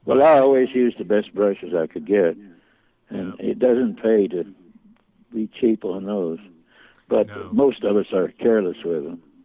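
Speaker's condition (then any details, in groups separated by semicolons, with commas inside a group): Parkinson's; slowly progressive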